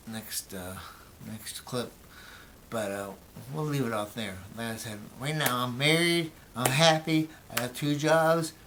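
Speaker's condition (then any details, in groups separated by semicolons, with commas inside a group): Brain injury; memory greatly affected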